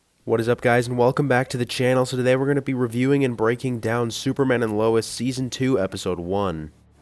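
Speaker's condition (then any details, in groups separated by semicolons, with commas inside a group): No condition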